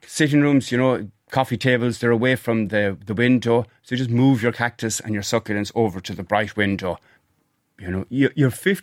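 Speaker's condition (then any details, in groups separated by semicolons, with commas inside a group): No condition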